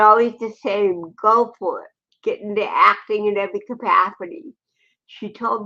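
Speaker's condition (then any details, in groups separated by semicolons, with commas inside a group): Cerebral palsy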